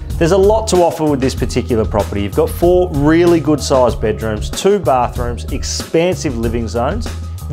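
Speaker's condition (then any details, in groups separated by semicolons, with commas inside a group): No condition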